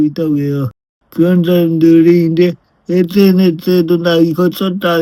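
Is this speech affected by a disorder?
Yes: brain lesion disability.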